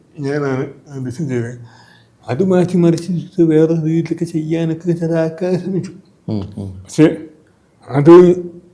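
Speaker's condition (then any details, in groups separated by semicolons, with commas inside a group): Cerebral palsy; from birth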